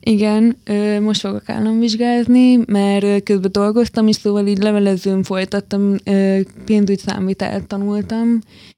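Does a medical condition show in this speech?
Yes: hearing loss; hard of hearing, likely from birth, detected at age five, first hearing aid at five; hearing aids in both ears, relies on lip-reading, unaided hears almost nothing beyond one meter; quiet child, started speaking late, recited nursery rhymes poorly in kindergarten.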